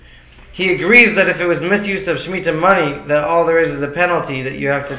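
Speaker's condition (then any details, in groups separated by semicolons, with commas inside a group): No condition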